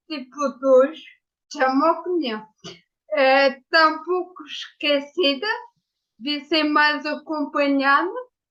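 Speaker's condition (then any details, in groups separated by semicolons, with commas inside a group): Ataxia after brain injury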